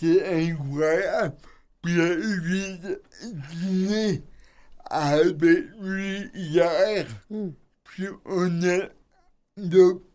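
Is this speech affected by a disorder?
Yes: cerebral palsy; from birth, drives a truck, does almost everything in own way; self-described as speaking a bit oddly, host says speech not odd at all.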